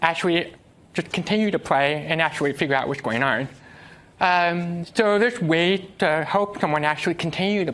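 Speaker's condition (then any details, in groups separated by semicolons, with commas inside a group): Deafness; uses American Sign Language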